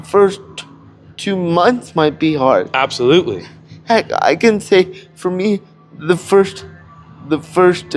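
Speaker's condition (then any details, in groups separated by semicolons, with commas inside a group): Cerebral palsy; cannot walk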